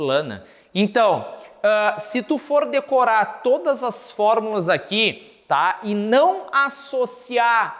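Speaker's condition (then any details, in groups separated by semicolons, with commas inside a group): No condition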